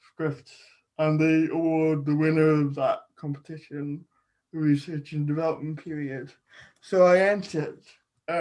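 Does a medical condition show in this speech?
Yes: cerebral palsy.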